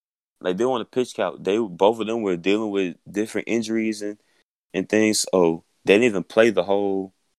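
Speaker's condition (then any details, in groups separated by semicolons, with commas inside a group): No condition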